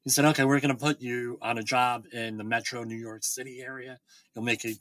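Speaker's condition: Bilateral cleft lip and palate

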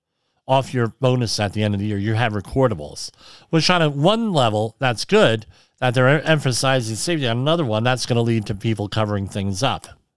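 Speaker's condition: Cleft lip and palate

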